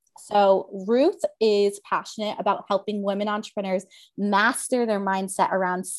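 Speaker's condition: No condition

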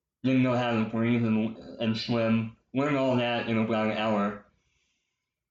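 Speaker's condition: Cleft lip and palate, popliteal pterygium syndrome

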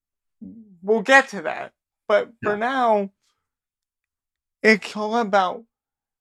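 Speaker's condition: Cerebral palsy; a brain injury; not a smooth, fast talking radio voice

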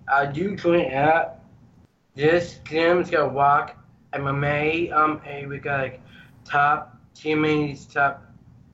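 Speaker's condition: Down syndrome; congenital, present since birth

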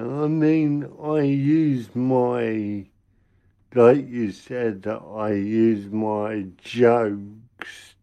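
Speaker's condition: Cerebral palsy; congenital, caused by lack of oxygen to brain at birth; speaking quietly in this recording because of thin walls; speech sometimes mistaken for drunkenness by strangers, host notes speaking pace

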